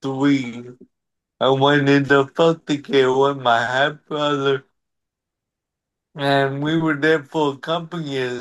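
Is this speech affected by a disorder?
Yes: cerebral palsy; wheelchair over the years.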